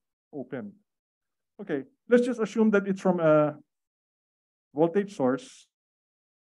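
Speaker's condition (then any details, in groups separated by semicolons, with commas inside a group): No condition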